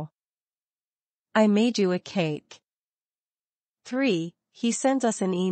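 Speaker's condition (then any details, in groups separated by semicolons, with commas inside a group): No condition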